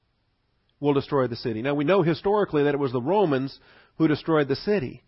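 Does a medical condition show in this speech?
No.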